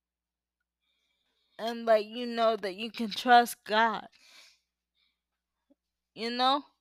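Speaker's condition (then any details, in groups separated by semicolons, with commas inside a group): Cerebral palsy; uses power wheelchair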